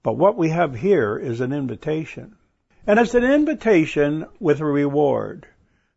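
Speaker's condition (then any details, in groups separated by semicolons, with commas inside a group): No condition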